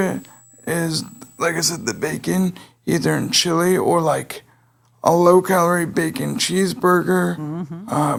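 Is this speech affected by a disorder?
Yes: cerebral palsy; able to speak.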